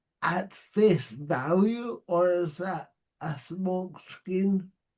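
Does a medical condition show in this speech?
Yes: cerebral palsy.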